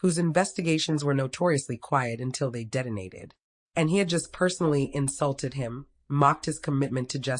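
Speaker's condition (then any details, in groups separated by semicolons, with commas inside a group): No condition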